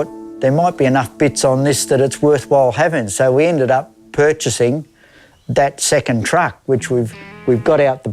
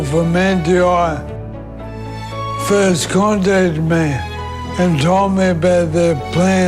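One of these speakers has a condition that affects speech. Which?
The second: motor neurone disease; affects voice, breathing and hands; early onset; voice fatigue.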